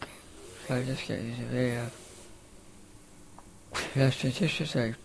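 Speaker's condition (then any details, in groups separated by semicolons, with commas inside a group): Facioscapulohumeral muscular dystrophy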